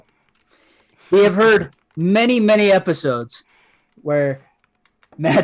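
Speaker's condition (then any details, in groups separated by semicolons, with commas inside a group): No condition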